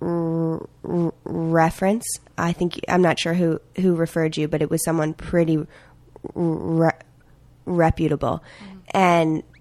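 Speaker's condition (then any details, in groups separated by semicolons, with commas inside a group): Stuttering; varies, very stuttery on phone interviews, sometimes hardly stuttery, at times many disfluencies; repeated sounds, blocks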